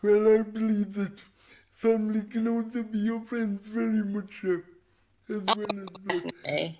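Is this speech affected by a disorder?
Yes: cerebral palsy; voice described as unusual.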